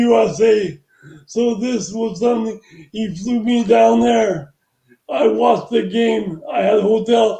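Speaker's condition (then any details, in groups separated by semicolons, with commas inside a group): Traumatic brain injury; working on breath support and speech, small ongoing progress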